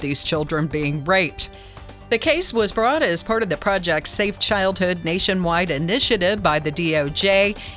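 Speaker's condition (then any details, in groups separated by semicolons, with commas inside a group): No condition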